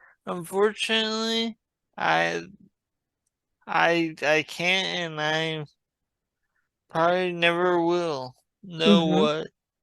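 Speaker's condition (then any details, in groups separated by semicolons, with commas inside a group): Traumatic brain injury; relearned swallowing and breathing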